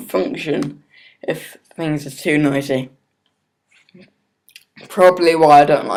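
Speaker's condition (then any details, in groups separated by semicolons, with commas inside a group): Cerebral palsy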